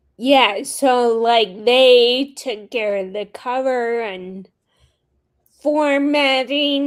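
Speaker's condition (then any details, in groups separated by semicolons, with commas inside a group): Friedreich's ataxia; diagnosed at 17, progressive, full-time wheelchair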